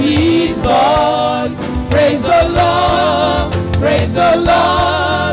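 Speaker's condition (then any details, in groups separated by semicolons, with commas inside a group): No condition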